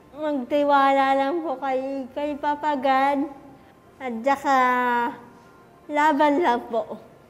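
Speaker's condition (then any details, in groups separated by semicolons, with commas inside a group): Cerebral palsy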